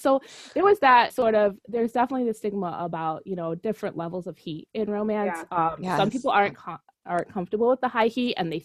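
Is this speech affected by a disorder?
No.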